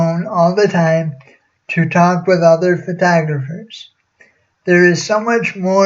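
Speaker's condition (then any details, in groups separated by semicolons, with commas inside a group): Cerebral palsy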